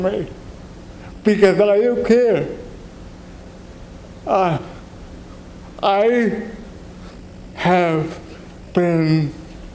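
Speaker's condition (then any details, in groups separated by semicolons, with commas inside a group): Cerebral palsy; wheelchair user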